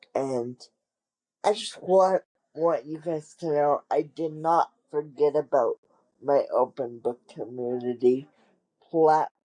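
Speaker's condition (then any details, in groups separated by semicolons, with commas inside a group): Cerebral palsy; wheelchair user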